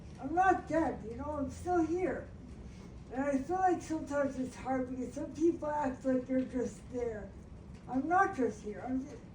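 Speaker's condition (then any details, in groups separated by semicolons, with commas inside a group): Brain injury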